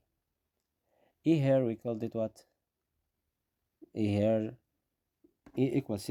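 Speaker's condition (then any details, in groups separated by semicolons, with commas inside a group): No condition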